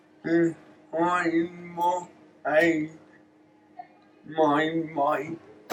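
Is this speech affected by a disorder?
Yes: cerebral palsy.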